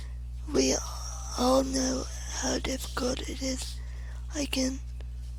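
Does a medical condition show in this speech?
Yes: cerebral palsy.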